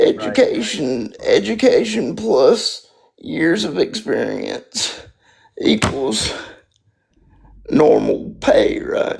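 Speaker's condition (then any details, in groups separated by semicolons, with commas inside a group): Spastic quadriplegic cerebral palsy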